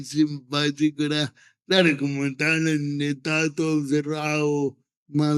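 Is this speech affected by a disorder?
Yes: cerebral palsy.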